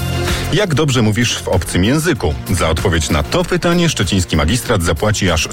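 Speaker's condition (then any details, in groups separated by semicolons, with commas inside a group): No condition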